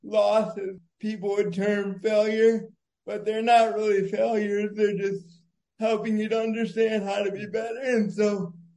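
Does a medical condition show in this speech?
Yes: cerebral palsy; congenital, born prematurely at 29 weeks, diagnosed within weeks, brain-muscle disconnect, worse lower in body, walks with walker; age 29, intensive therapy eight hours daily at Conductive Learning Center, Grand Rapids, focuses posture, breathing, leg placement; disorder described as making talking difficult, expected at diagnosis to probably never talk.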